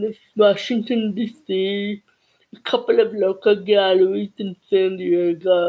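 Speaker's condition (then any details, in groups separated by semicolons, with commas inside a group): Cerebral palsy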